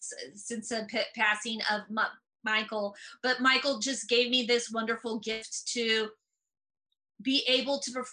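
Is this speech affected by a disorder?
Yes: stuttering; stutter since about third grade, brain-based, joined stuttering project of Michael Sugarman, later National Stuttering Association; adult, openly stutters, performs stand-up comedy, began stand-up at 35 after stuttering conference; stutter sometimes shows on stage, once concealed with funny voice or intonation in eighth grade; here repeated sounds, prolonged sounds, blocks.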